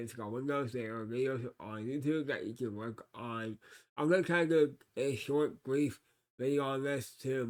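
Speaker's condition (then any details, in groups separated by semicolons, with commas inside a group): Cerebral palsy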